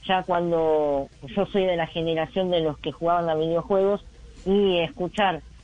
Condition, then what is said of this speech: Cleft palate. Cuando, cuando le corrijan lo del labio y, va, va a alcanzar eh, a, tener más dicción.